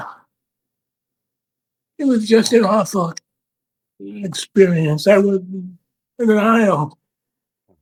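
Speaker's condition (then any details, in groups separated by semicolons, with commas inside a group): Parkinson's disease; deep brain stimulation electrodes implanted, tremor onset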